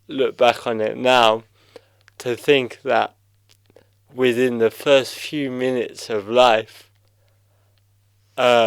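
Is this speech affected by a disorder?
Yes: cerebral palsy.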